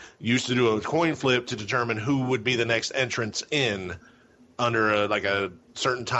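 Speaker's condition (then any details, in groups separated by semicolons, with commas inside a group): No condition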